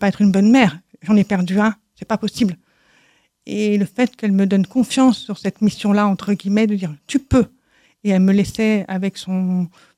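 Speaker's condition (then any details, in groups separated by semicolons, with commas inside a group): Deafness from birth; congenital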